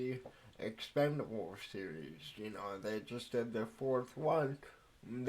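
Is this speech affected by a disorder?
Yes: cerebral palsy.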